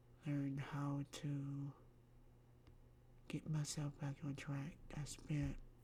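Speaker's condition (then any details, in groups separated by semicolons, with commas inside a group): Myasthenia gravis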